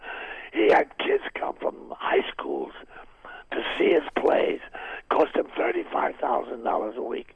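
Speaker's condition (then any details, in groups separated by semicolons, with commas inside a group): Throat cancer, vocal cord removed, partial laryngectomy, right vocal cord removed; vocal surgery removing part of larynx including right vocal cord, now a stump; years after laryngeal surgery, talking does not hurt; voice lost after surgery, left cord trained to reach past midline to stump for sound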